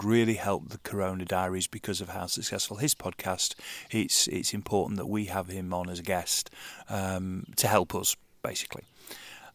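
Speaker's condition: No condition

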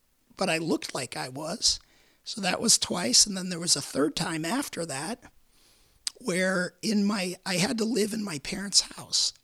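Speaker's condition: Vocal cord cancer, repeated surgery; chemotherapy causing mouth pain

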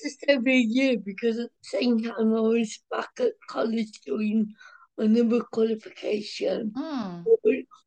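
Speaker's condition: Cerebral palsy, mild; speech affected a little, daily speech therapy and physiotherapy at special needs school from age 2.5

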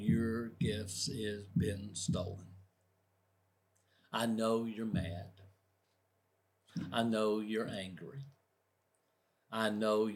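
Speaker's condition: Aphasia after stroke; woke unable to talk, nearly died and resuscitated, self-described primary progressive aphasia; initially no talking, reading or writing, one word only, understood everything, now thinks of every word

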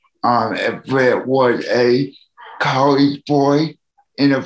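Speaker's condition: Cerebral palsy; needs help from others

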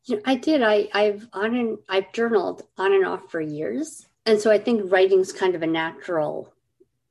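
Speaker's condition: Cleft lip and palate; some speech issues growing up

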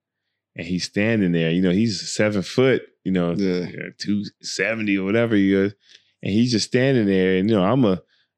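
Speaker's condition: No condition

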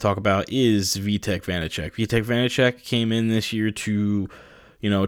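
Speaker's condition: No condition

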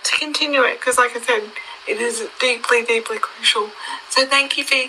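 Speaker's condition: Cerebral palsy; brain damage, present since childhood

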